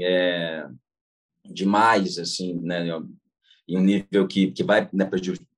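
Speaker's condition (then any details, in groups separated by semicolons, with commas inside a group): Stuttering; since early childhood, cause unknown, severe until age 19-20, long speech therapy, theatre helped; still stutters, greatly improved, stutter returns when talking about stuttering; syllable repetitions, worse when nervous, almost none with memorized text; repeated words, prolonged sounds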